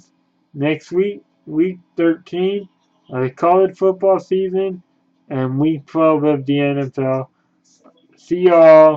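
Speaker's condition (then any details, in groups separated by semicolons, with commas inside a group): Cerebral palsy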